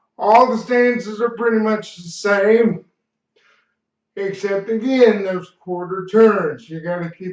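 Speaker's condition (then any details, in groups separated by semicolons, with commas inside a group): Cerebral palsy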